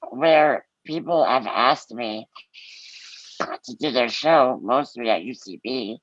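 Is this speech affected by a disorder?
Yes: muscular dystrophy; good public speaker, public speaking for over two thirds of life.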